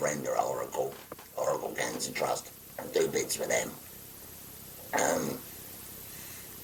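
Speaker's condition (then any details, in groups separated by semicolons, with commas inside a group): Laryngectomy; total laryngectomy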